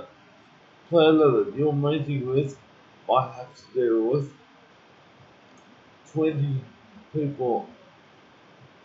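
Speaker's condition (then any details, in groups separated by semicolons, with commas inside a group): Cerebral palsy; uses wheelchair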